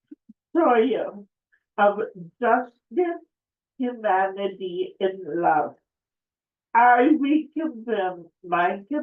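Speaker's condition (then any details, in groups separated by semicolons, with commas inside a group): Cerebral palsy; affects speech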